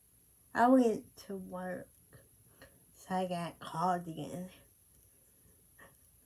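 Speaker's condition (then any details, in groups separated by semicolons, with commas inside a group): Cerebral palsy; speech affected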